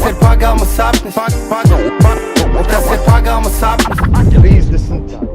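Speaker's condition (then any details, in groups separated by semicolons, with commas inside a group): No condition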